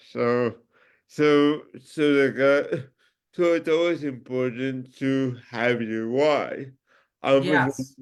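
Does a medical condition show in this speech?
Yes: cerebral palsy; voice sounds different.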